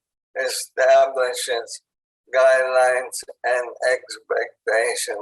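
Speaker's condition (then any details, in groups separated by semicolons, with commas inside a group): ALS; onset in hands and arms, tracheostomy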